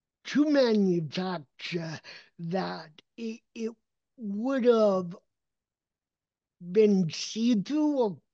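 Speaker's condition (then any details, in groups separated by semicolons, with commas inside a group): Cerebral palsy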